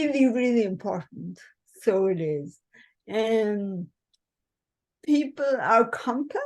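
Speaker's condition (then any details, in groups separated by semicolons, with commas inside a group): Cerebral palsy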